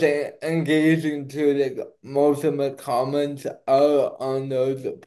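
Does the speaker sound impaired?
Yes: cerebral palsy; diagnosed at two months old, caused by cardiac arrest, heart stopped twice, physical therapy when younger; not slurred, per host.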